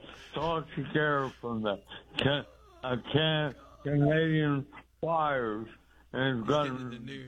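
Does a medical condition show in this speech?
Yes: speech impediment; cause unclear, stabbed by girlfriend and hit on head with ashtray years ago.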